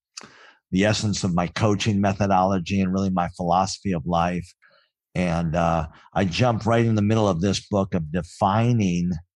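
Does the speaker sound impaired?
Yes: cleft palate; congenital cleft palate.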